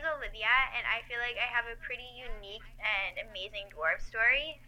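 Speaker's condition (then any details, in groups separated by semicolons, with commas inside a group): No condition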